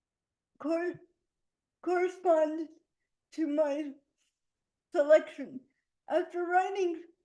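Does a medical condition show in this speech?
Yes: quadriplegic cerebral palsy.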